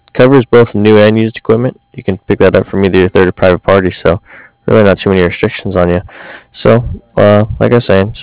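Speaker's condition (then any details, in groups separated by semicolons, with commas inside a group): No condition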